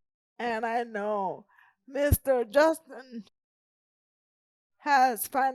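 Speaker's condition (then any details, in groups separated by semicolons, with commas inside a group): Cerebral palsy; present from birth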